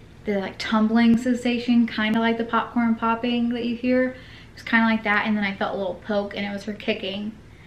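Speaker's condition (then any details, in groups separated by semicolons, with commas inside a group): No condition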